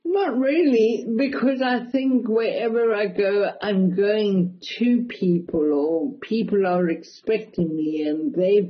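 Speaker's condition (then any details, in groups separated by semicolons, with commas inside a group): Cerebral palsy, mild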